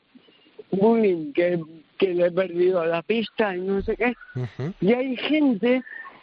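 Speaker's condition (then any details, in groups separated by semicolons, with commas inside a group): Cerebral palsy; early intervention from infancy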